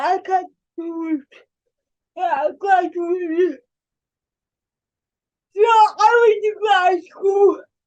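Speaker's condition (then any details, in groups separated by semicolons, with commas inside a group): Cerebral palsy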